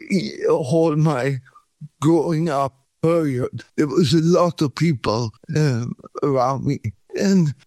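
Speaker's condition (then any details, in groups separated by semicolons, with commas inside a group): Cerebral palsy; cramp and pain free in Thailand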